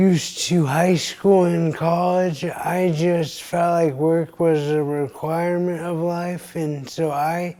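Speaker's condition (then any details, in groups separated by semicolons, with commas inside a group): Traumatic brain injury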